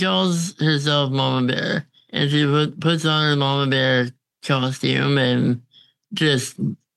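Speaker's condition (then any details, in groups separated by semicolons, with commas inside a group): Congenital muscular dystrophy; on a ventilator, goes downtown on own, more independent than ever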